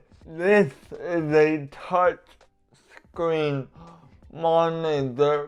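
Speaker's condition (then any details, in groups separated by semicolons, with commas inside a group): Cerebral palsy; uses adaptive equipment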